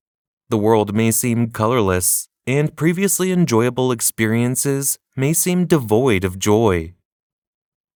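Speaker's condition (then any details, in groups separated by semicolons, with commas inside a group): No condition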